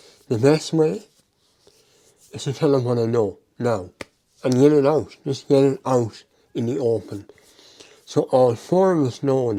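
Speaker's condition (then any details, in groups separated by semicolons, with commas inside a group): Mouth cancer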